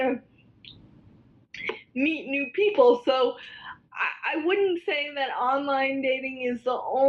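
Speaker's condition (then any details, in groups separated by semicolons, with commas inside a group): Cerebral palsy, spastic quadriplegia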